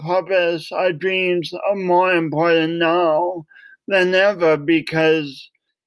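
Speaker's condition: Cerebral palsy; affects voice, speech impediment

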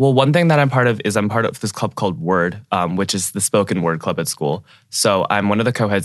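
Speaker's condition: No condition

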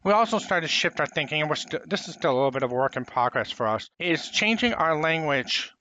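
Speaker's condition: Profound hearing loss, congenital

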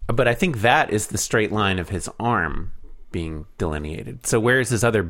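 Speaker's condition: No condition

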